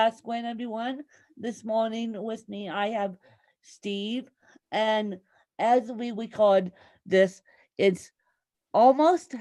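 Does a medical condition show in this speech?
Yes: cerebral palsy, mixed, moderate.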